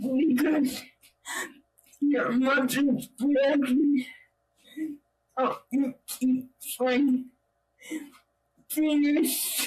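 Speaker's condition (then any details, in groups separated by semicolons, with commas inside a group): Cerebral palsy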